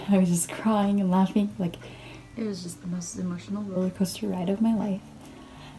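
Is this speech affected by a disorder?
No.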